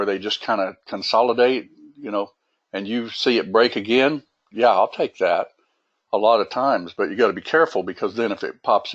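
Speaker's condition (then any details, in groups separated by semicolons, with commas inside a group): No condition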